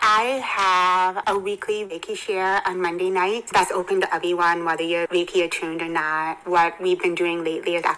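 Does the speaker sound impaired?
Yes: hearing impairment; congenital hearing impairment, bilateral cochlear implants.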